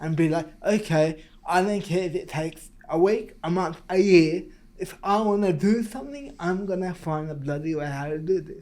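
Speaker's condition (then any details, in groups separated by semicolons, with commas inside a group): Cerebral palsy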